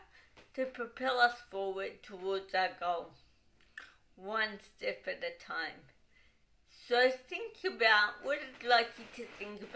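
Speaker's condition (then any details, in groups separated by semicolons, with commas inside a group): Cerebral palsy; lack of oxygen at birth, limited body use, wheelchair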